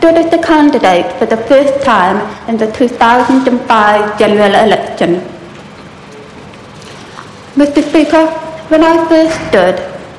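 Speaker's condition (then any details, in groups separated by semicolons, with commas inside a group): Profound deafness; profound deafness since early childhood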